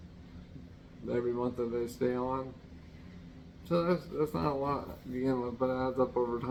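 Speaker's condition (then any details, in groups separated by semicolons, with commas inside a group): Traumatic brain injury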